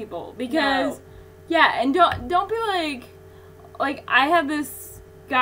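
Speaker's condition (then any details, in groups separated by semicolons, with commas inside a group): Cerebral palsy; infant ventilator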